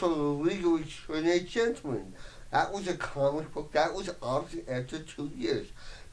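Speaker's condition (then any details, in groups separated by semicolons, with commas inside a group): Voice box damage, traumatic brain injury; traumatic brain injury from smoke inhalation in fire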